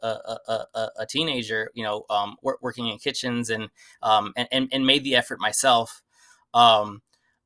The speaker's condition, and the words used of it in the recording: Stuttering. But most of my younger life, I remember growing up and still now, most of the time, it's just I can't even start the sentence.